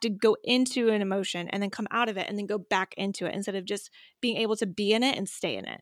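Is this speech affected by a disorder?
No.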